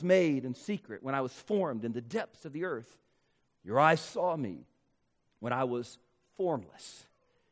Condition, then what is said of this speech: No condition.